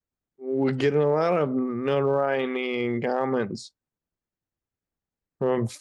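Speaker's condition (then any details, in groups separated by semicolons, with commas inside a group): Friedreich's ataxia; uses wheelchair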